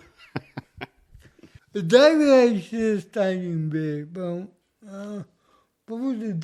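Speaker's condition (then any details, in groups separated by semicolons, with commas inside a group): Cerebral palsy; speech noticeably affected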